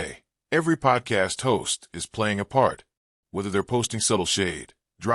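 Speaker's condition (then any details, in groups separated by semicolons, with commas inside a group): No condition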